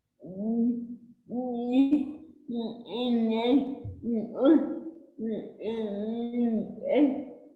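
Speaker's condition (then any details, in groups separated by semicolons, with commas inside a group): Cerebral palsy; since birth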